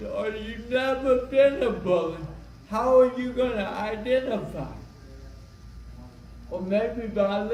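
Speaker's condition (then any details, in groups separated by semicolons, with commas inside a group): Cerebral palsy; since birth, brain damage at birth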